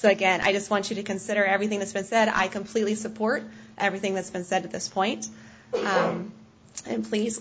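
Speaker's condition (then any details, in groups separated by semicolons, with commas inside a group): No condition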